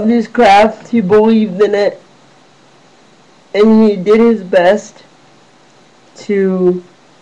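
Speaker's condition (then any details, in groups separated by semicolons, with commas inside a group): Cerebral palsy; wheelchair bound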